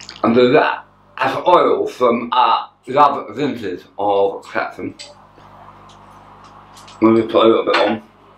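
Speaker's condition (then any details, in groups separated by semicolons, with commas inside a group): Tongue cancer; half tongue removed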